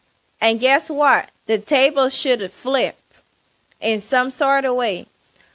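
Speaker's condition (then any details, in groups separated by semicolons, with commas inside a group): No condition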